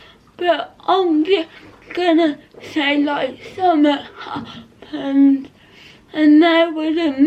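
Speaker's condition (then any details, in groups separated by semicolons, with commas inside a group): Cerebral palsy; not quadriplegic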